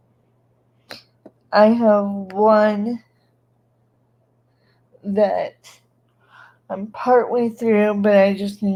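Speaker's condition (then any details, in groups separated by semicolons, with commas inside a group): Cerebral palsy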